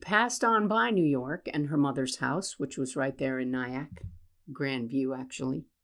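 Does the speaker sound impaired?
No.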